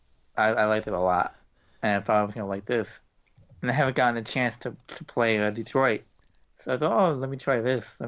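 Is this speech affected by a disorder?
No.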